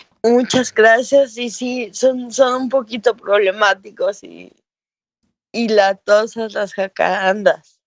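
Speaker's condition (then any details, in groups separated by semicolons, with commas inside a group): Cerebral palsy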